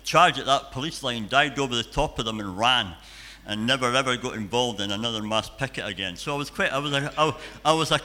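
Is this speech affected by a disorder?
Yes: cleft palate and cleft lip.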